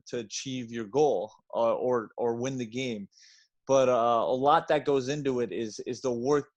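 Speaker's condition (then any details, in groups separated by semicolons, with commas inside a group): No condition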